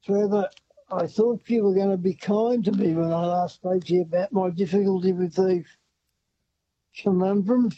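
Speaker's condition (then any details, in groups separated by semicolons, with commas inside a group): Parkinson's; sleeps no more than about 4 hours; hand tremor shaking phone, changed hands, phone audio cutting in and out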